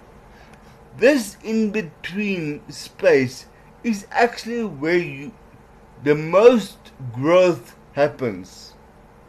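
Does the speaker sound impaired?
Yes: cerebral palsy; legs affected, doubted legs could last 6 continuous hours, cycled 6-7 hours daily for 7 months; some words unclear, certain letters flat, trouble formulating words, worse when mouth tires.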